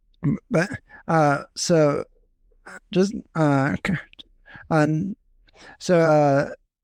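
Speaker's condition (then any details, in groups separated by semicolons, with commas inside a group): Cerebral palsy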